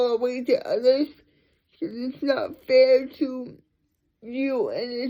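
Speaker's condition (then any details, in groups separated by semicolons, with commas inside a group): Cerebral palsy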